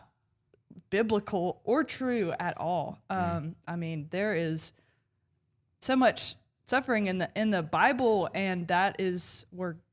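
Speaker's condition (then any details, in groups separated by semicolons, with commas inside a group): No condition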